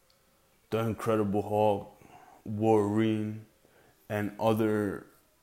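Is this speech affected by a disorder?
Yes: cerebral palsy; present from birth.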